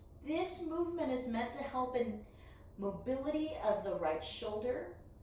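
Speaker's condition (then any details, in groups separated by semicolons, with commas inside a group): No condition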